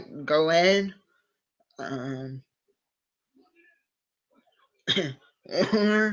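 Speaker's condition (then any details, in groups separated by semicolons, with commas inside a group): Cerebral palsy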